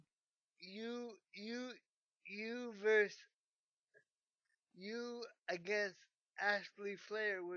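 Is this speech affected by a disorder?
Yes: cerebral palsy.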